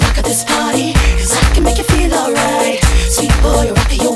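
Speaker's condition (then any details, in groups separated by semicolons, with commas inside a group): No condition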